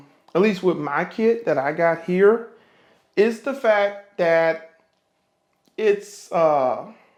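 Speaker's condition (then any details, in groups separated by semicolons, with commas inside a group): No condition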